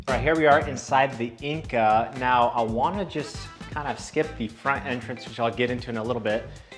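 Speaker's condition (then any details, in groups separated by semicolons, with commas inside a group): No condition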